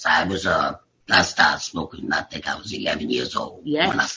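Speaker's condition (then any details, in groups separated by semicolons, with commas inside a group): Laryngectomy; total laryngectomy for tumor by voice box, after failed six weeks chemo and radiation; voice prosthesis with hands-free device held by patch, still learning device, ongoing speech therapy; voice deeper and raspy before diagnosis, only one or two words after surgery, improving with therapy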